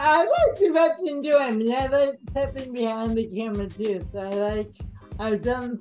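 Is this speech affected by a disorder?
Yes: cerebral palsy; no breathing at birth for 45 minutes, diagnosed at age 2, mildly affects speaking and gait; mild speech impediment, sometimes hard to understand, mistaken for intoxicated, conscientious about clear diction.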